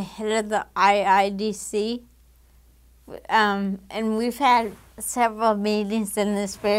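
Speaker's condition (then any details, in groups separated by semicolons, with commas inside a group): Damaged diaphragm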